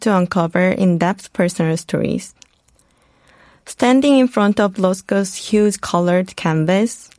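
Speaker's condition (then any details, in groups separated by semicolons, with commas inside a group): No condition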